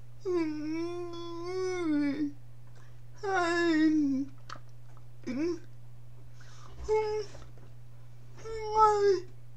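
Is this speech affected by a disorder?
Yes: cerebral palsy.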